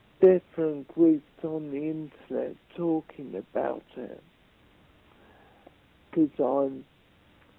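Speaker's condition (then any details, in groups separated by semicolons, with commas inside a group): Multiple sclerosis; voice much more restricted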